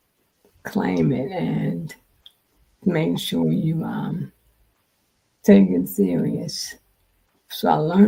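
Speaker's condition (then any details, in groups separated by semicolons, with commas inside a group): Multiple sclerosis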